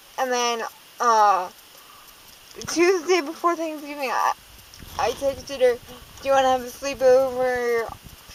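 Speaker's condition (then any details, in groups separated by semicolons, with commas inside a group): Cerebral palsy, dystonic hemiplegia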